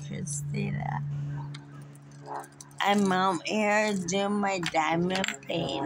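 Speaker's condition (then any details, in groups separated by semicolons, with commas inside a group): Friedreich's ataxia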